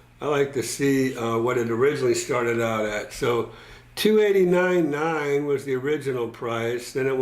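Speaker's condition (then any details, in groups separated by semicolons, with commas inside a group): No condition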